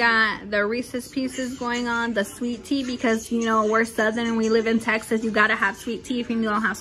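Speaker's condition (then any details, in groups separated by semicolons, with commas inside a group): No condition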